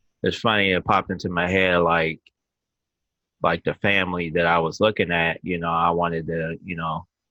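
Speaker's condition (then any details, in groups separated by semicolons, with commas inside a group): No condition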